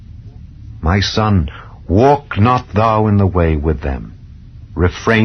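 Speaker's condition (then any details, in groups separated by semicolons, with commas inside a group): No condition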